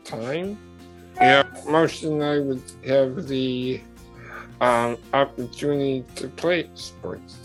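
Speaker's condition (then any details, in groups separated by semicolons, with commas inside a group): Muscular dystrophy; wheelchair user; wheelchair since age 13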